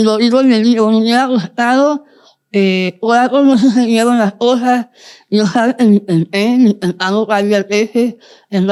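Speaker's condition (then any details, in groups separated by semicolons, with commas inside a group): Moebius syndrome, congenital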